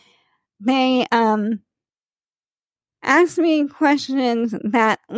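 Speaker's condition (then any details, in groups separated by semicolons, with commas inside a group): ALS; speech slightly slurred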